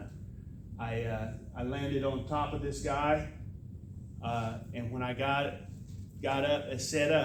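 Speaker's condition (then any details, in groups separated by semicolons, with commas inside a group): No condition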